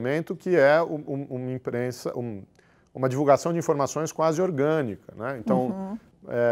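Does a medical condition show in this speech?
No.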